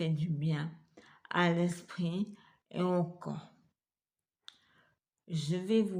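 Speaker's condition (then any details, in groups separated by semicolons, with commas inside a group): Multiple sclerosis; wheelchair, hand difficulties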